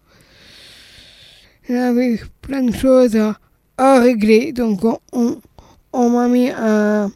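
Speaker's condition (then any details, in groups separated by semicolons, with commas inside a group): Down syndrome; congenital, heart malformation, heart surgery at age one after staphylococcus aureus, later reoperated; aged 39; swallowing problems, slowness, childhood speech therapy to tone tongue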